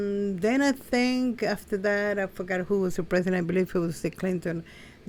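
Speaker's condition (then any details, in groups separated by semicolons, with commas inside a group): No condition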